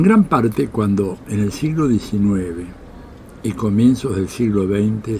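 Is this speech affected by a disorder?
No.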